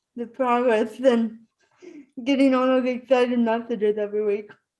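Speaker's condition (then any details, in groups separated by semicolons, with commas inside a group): Spastic cerebral palsy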